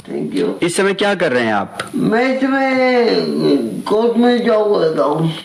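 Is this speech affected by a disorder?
Yes: cerebral palsy.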